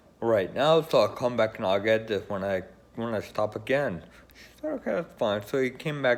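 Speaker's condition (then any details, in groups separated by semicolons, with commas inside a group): Friedreich's ataxia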